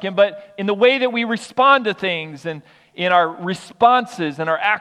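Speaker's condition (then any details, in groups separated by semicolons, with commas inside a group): No condition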